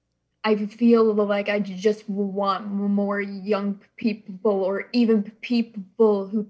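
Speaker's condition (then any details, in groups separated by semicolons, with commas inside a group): Stutter after mini-stroke; stutter since age 20, likely COVID-related mini-stroke, stroke unconfirmed on imaging, neurodeficits; speech problems began days before recording, recently hospitalized, brain fog, speech therapy suggested; word-finding problems, trouble getting words out; repeated sounds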